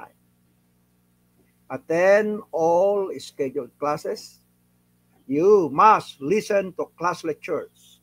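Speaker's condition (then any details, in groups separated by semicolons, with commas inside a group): No condition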